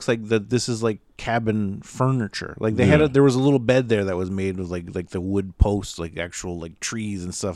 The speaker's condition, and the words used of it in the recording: No condition.